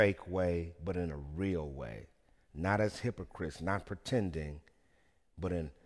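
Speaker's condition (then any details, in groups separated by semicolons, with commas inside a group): No condition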